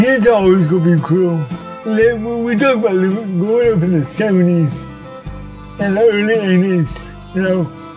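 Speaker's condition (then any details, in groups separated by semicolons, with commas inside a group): Cerebral palsy; from birth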